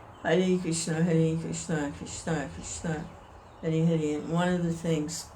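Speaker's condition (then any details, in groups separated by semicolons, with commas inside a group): No condition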